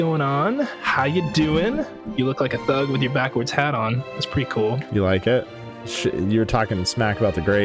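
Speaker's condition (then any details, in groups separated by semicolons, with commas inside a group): No condition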